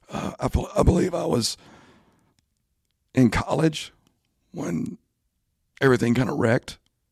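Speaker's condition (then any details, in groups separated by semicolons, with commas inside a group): Spasmodic dysphonia; band crowns off for medical year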